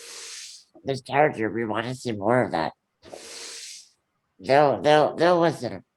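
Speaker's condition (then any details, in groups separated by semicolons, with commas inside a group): Ullrich congenital muscular dystrophy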